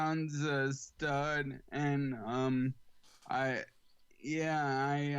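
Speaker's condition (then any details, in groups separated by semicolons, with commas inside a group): ALS; slightly slurred, has to slow down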